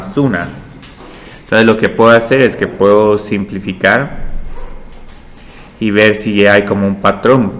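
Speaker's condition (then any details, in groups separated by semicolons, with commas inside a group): No condition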